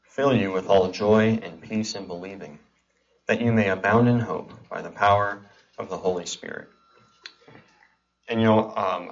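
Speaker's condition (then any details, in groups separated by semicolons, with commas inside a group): Cleft palate and cleft lip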